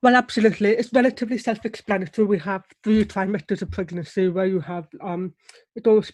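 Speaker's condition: Deafness; relies on lip reading, struggles to hear baby cry or tones of sounds

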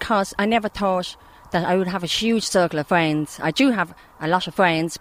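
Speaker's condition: Partial deafness; congenital, relies on lip reading, fluent in sign language; can hear a few things, hears David Carey clearly through his microphone

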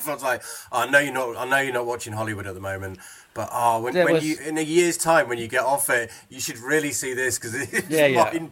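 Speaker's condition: No condition

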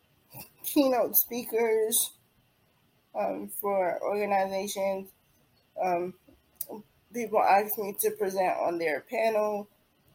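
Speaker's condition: Cerebral palsy

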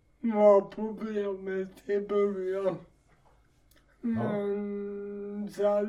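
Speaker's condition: Cerebral palsy; walking difficulty, walking improved with gym training

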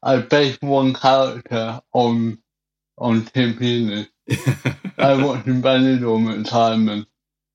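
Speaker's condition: Cerebral palsy; birth complications, breathing stopped, cesarean, incubator, walked fine until 5, then physiotherapy, walking frame, wheelchair

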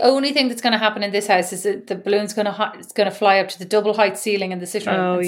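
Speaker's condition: No condition

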